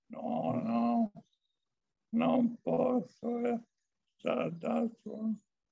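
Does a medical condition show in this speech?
Yes: amyotrophic lateral sclerosis; six years since onset, tried wheelchair; still speaks.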